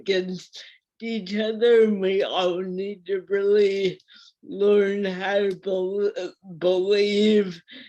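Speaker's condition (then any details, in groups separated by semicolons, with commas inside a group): Cerebral palsy; mild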